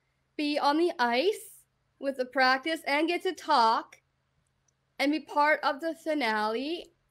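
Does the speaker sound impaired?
Yes: Down syndrome; visible disability.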